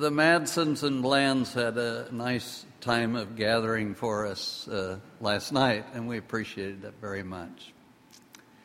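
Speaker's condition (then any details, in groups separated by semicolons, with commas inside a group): No condition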